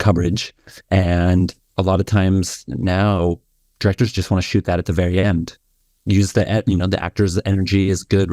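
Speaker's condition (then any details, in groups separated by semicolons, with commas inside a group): No condition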